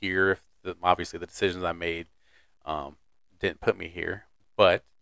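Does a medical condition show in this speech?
No.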